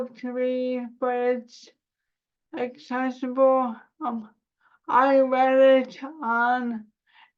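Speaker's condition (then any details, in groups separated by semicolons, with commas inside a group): Cerebral palsy; spasticity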